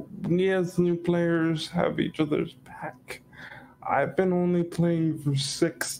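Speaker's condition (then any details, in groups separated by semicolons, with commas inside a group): Cerebral palsy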